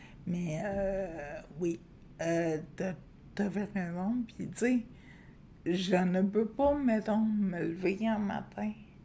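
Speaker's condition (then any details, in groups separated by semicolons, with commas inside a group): Friedreich's ataxia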